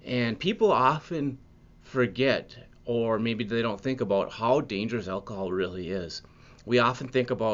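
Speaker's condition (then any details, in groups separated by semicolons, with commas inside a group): No condition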